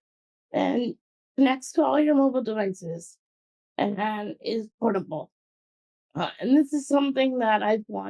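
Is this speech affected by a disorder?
Yes: cerebral palsy.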